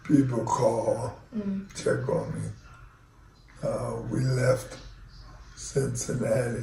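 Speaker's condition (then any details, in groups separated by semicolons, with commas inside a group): ALS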